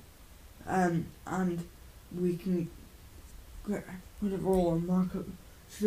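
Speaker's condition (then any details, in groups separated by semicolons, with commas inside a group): Cerebral palsy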